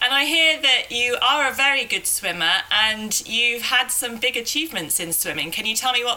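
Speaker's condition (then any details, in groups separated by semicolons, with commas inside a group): No condition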